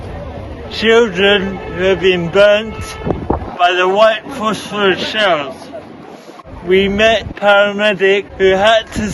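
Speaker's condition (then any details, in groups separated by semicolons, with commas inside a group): Cerebral palsy; wheelchair; speech difficulties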